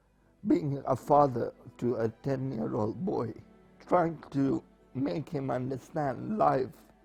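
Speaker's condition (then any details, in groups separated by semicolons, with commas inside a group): Spastic paraplegia with essential tremor; chronic, with essential tremor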